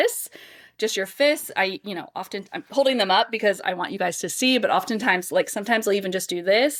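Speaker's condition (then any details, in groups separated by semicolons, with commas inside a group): No condition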